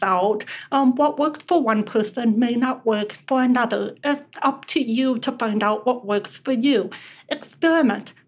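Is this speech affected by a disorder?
Yes: deafness; relies on lip reading.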